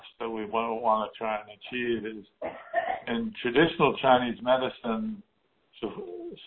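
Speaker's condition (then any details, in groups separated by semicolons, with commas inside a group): Parkinson's; some symptoms gradually improved with persistent proactive self-care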